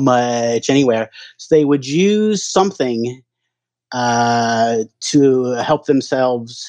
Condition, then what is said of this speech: Stuttering. Since listening to your podcast, I'm either stuttering more or I'm just more aware of it, but I definitely notice it a lot now.